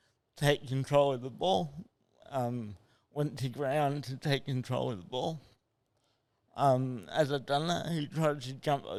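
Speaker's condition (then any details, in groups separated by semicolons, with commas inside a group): Cerebral palsy; from birth, no breathing for 37 minutes after birth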